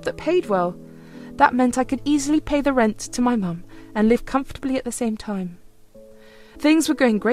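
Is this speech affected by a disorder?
No.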